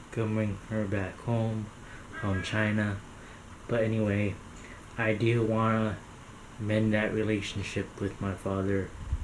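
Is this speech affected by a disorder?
Yes: cerebral palsy; caused by stroke hours after birth.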